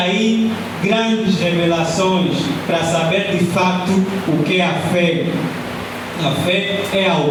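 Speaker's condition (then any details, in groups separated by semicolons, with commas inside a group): No condition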